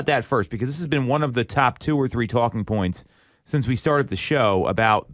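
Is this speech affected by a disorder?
No.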